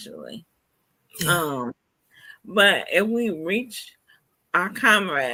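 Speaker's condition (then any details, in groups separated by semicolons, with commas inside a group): Cerebral palsy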